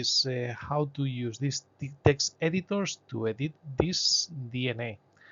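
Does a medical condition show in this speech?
No.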